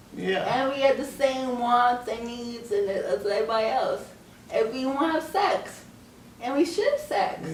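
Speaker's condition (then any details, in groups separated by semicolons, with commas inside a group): Cerebral palsy; scoliosis, spine and leg surgery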